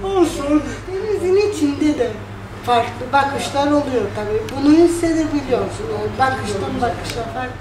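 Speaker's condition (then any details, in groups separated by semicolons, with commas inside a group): Spastic cerebral palsy; spastic, birth complications, affects walking; walks differently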